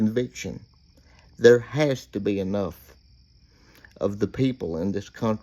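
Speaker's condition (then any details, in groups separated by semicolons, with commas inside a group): Cerebral palsy; uses wheelchair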